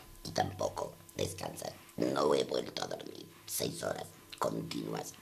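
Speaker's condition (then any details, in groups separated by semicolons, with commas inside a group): Total laryngectomy; laryngeal cancer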